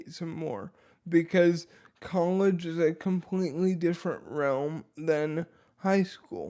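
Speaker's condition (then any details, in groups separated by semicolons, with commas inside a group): Dysarthria; dysarthria from cerebral palsy, limited hand use; affects voice quality, speech recognition inaccurate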